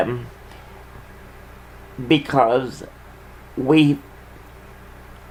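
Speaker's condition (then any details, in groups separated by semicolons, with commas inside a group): Cerebral palsy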